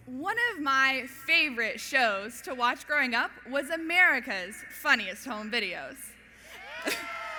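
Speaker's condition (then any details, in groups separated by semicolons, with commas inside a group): No condition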